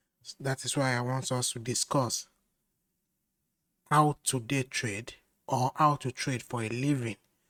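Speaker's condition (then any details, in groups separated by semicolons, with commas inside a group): No condition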